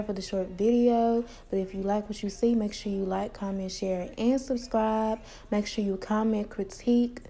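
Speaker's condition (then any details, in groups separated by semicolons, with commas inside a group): No condition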